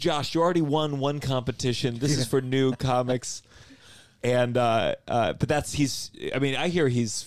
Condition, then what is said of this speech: No condition.